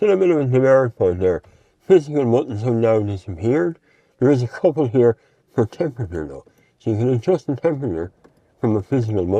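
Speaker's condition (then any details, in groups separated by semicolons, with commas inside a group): Mouth cancer surgery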